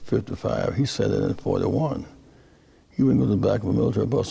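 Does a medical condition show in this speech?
Yes: Parkinson's disease; first noticed through falls while walking, diagnosed by specialist, severe difficulty rising from chair, ignored about a year; speech therapy.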